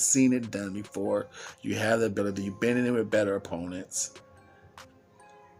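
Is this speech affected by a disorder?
No.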